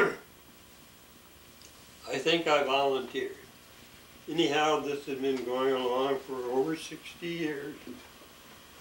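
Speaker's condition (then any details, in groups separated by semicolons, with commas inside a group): ALS; expects swallowing and breathing trouble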